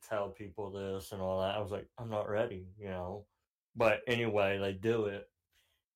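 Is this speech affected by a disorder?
Yes: cleft palate; cleft palate since childhood.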